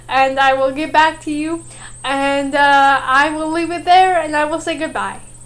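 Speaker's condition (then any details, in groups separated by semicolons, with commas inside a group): Cerebral palsy, mild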